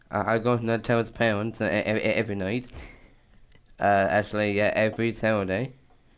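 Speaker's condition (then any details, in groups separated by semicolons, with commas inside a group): Down syndrome; third copy of chromosome 21; speaking live in radio studio interview, short answers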